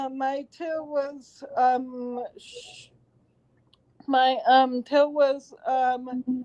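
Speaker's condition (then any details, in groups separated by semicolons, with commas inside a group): Cerebral palsy; since birth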